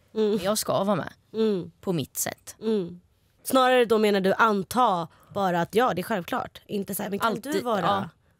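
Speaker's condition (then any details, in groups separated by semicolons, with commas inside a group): No condition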